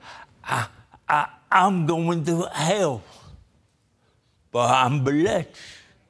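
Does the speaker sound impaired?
Yes: cerebral palsy; born dead for 18 minutes.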